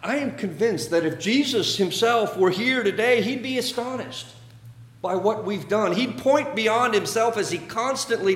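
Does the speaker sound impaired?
No.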